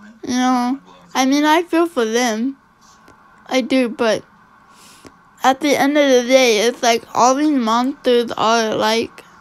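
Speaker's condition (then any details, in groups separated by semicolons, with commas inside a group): Cerebral palsy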